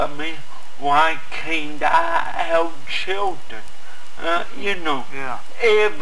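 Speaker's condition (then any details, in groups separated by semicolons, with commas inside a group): Cerebral palsy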